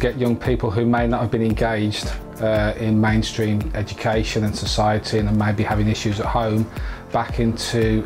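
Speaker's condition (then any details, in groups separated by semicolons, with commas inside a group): No condition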